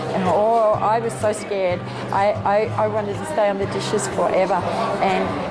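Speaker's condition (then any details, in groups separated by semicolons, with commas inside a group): No condition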